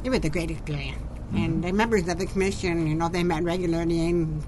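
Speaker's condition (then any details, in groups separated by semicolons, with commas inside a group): Deafness; genetic hereditary nerve deafness, born hearing or hard of hearing, profoundly deaf by age five; cochlear implants for a couple of years, bypass damaged nerve, formerly hearing aids, groups still hard; deaf-sounding voice, mistaken for drunk slurring, sometimes taken as German accent, speech learned while hearing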